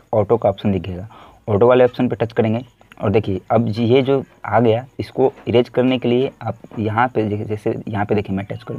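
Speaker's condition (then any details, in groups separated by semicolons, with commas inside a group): No condition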